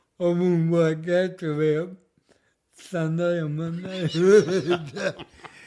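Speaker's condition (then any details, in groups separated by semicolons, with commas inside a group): Cerebral palsy; speech noticeably affected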